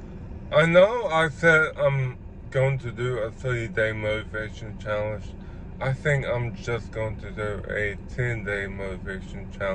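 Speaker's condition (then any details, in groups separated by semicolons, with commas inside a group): Ataxic cerebral palsy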